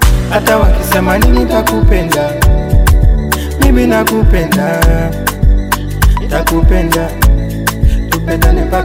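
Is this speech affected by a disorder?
No.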